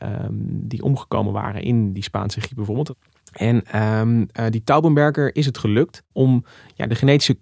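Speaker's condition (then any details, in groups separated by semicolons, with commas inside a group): No condition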